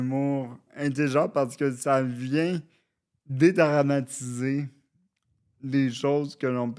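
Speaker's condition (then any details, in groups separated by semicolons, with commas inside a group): Cerebral palsy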